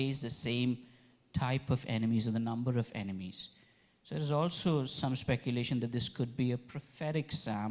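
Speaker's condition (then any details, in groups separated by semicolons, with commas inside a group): No condition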